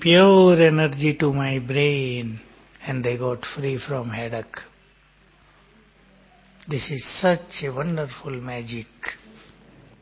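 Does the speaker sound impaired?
No.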